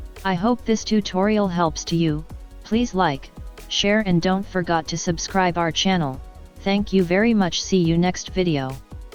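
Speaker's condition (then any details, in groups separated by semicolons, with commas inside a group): No condition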